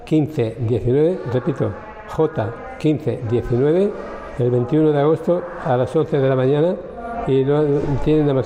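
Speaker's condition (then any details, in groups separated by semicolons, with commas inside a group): Parkinson's disease; onset around turn of century at about age 63, about 19 years since onset, same medications for 19 years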